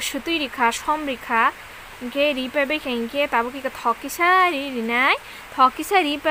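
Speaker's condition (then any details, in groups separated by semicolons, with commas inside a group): No condition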